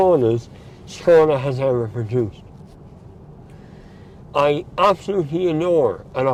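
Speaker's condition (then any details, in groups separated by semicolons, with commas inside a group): Mouth cancer surgery; speech changed by surgery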